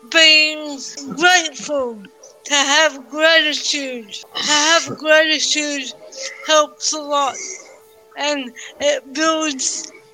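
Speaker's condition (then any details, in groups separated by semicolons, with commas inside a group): Cerebral palsy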